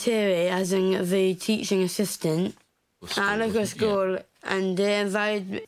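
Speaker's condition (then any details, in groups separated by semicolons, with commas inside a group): Down syndrome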